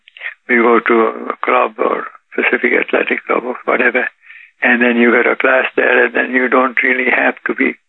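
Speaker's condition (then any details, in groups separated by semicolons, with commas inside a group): Parkinson's disease; symptoms reportedly undetectable by others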